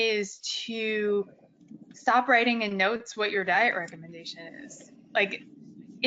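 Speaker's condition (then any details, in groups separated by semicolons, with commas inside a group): No condition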